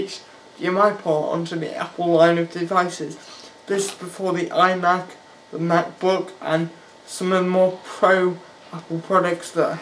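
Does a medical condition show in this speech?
Yes: cerebral palsy.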